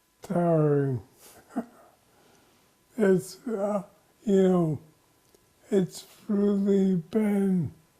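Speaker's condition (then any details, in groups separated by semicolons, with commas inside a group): ALS; onset in hands; symptoms 5 years, diagnosed 2 years ago; speech noticeably affected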